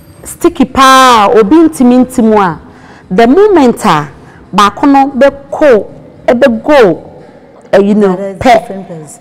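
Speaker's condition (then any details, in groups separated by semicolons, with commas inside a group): No condition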